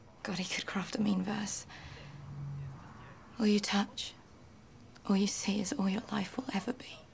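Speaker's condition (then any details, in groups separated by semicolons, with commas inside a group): No condition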